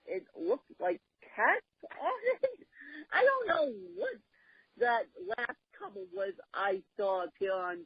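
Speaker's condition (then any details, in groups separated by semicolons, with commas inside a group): Cerebral palsy, mixed, moderate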